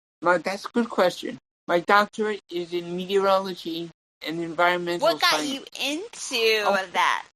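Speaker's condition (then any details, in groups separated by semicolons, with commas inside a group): Cerebral palsy; tongue and legs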